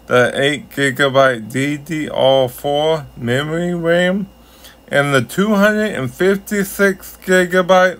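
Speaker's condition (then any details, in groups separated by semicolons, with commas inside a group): Ataxic cerebral palsy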